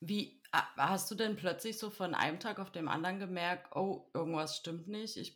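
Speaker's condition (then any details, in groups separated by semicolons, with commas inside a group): No condition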